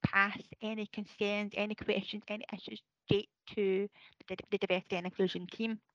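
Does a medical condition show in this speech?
Yes: deafness; hearing impairment with visual impairment, uses communication support workers, uses visual impairment software; attends audiology appointments, uses communication support workers to follow conversations; hearing impairment sometimes affects speech, sometimes talks too fast, unsure how loud or quiet.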